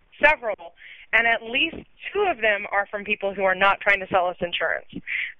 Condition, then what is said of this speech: None; typical speech.